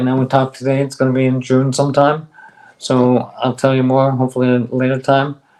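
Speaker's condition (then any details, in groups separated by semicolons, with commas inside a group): ALS; on drug, stronger bite, speaks better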